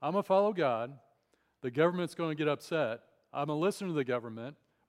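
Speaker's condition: No condition

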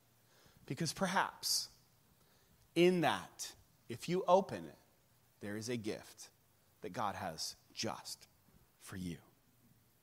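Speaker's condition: No condition

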